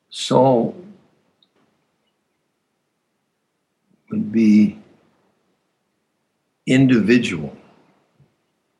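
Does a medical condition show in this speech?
Yes: aphasia after stroke; words come out slowly, long silences, harder to weave complex stories, formerly gifted orator.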